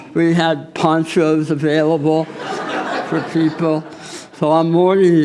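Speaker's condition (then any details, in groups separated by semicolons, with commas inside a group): Tongue cancer surgery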